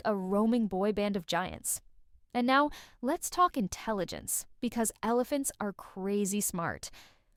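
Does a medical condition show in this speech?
No.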